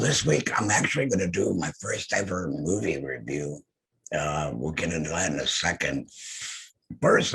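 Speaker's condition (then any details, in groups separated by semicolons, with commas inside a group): Head and neck cancer; laryngectomy; voice lost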